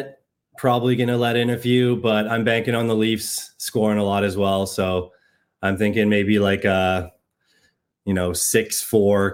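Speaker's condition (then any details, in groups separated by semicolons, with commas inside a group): No condition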